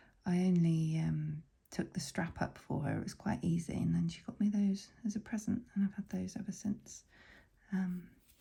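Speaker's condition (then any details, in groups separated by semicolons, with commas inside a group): No condition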